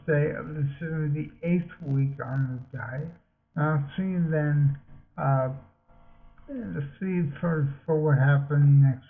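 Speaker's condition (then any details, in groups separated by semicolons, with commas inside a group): Multiple sclerosis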